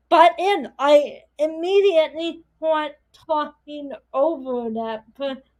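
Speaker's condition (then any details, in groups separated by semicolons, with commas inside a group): Cerebral palsy; audible speech difference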